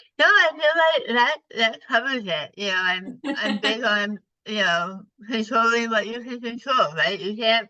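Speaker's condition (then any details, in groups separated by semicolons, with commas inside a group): Partial glossectomy for tongue cancer; over half of tongue removed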